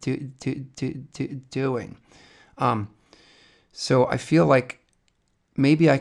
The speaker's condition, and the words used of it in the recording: Stuttering. So in many regards, my stuttering is actually became permanently worse after that, and I'm still kind of like having to process that.